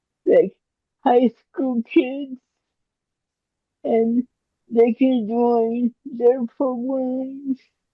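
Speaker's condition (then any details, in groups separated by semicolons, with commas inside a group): Cerebral palsy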